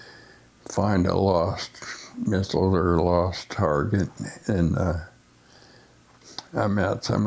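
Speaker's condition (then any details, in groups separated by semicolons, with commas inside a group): Essential tremor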